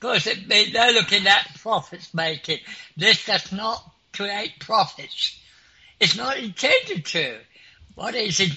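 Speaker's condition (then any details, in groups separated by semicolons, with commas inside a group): Clinically deaf; clinically deaf since school age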